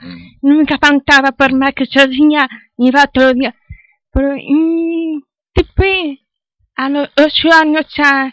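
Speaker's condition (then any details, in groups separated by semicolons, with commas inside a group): Deafness; cochlear implant at age 11 by own choice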